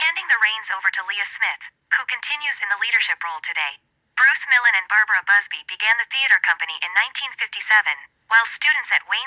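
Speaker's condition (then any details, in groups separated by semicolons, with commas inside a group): No condition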